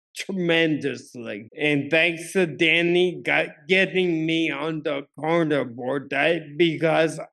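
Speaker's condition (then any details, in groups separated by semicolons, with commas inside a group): Ataxia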